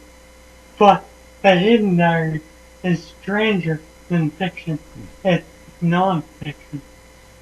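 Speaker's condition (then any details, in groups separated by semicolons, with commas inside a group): Traumatic brain injury; motor vehicle accident, had tracheostomy; voice affected by brain damage and tracheostomy trauma, initially couldn't talk or swallow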